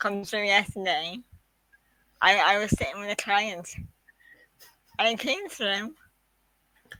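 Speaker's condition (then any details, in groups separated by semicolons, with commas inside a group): Quadriplegic cerebral palsy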